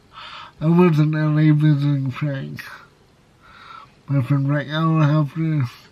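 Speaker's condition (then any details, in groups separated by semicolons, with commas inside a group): Cerebral palsy, spastic, severe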